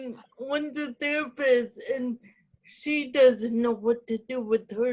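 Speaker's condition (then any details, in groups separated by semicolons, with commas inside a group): Cerebral palsy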